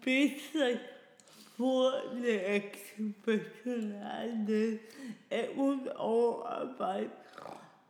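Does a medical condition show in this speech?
Yes: cerebral palsy; past speech therapy with recorded playback, lost speech six days in Tasmania.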